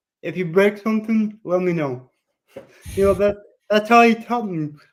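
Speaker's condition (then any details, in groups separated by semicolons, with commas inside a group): Cerebral palsy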